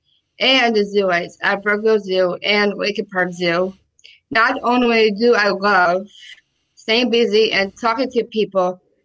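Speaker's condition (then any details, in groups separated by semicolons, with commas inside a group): Down syndrome; congenital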